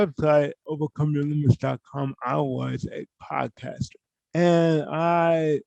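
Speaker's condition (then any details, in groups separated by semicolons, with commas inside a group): Cerebral palsy; from birth, poor hand use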